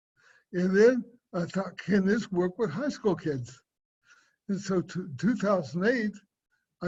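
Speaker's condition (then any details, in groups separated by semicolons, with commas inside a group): Cerebral palsy; affects speech and swallowing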